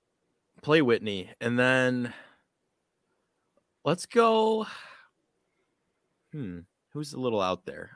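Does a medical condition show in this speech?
No.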